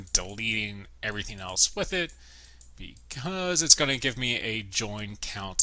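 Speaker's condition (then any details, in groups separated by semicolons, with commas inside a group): No condition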